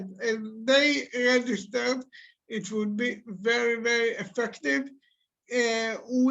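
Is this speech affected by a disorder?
Yes: cerebral palsy.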